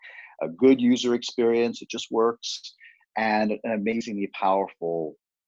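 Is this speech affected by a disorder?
No.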